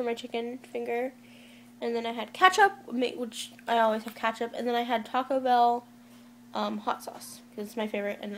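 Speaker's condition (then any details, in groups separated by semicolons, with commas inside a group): No condition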